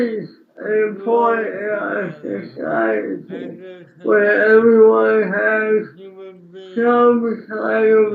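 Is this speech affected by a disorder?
Yes: speech impairment after birth surgery.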